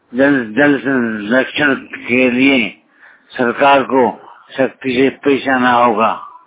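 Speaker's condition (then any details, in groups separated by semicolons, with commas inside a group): Paralysis (lakva); about 2 to 2.5 years of continuous illness; still troubled by illness; voice somewhat worsened because of paralysis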